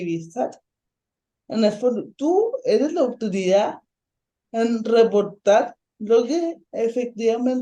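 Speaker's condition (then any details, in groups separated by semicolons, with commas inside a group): Ataxic cerebral palsy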